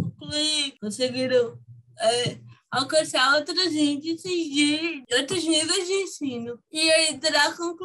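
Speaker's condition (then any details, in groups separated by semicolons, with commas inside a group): Cerebral palsy; from birth, motor sequelae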